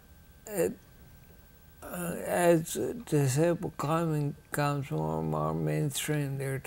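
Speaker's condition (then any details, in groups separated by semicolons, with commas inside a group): Ataxia; rare, progressive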